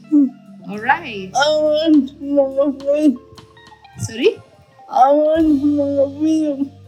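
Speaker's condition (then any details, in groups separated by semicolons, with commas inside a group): Cerebral palsy; since birth, premature, joints and limbs affected, surgeries; 27 years since birth; speech affected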